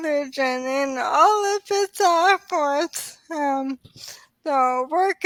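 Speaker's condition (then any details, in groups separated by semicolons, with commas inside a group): ALS; diagnosed in early 30s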